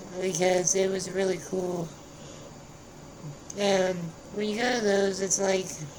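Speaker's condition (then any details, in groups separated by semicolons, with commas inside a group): Spinal muscular atrophy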